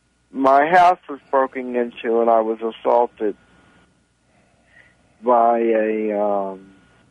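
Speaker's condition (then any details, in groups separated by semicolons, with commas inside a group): Cerebral palsy; wheelchair user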